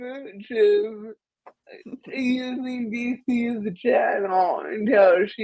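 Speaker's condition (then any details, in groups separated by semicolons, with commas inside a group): Cerebral palsy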